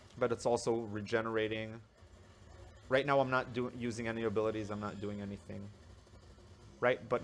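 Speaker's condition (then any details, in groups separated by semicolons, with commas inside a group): No condition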